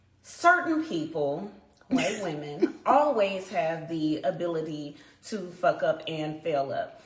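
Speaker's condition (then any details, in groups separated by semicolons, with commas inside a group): No condition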